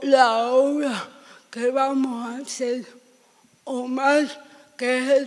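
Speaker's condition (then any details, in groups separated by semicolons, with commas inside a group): Severe cerebral palsy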